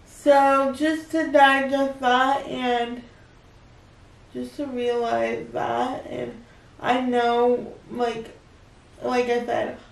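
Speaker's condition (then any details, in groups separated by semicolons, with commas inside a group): Cerebral palsy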